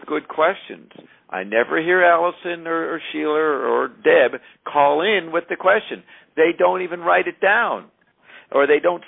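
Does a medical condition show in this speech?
No.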